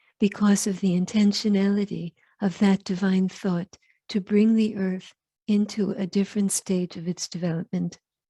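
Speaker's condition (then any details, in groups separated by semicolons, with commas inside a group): No condition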